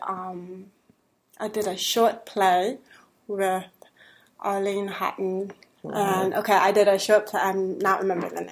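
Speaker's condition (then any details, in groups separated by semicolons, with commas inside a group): Deafness; raised oral, 11 years of speech therapy, practiced mouth and tongue movement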